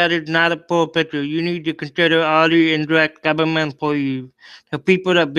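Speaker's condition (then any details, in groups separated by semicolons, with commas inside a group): Cerebral palsy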